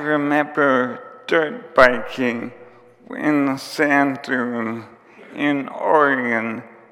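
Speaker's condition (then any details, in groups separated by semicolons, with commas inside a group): ALS; diagnosed about two and a half years before recording, symptoms began about four years before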